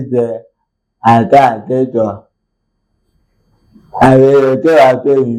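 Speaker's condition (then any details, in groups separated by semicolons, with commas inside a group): Cerebral palsy; from birth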